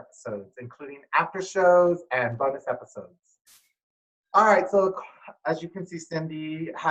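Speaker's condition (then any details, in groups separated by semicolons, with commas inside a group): No condition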